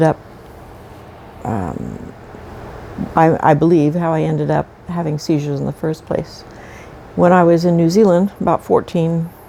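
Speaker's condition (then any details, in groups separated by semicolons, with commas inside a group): No condition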